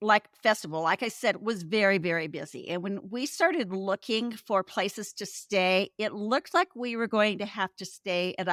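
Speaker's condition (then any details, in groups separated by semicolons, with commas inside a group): No condition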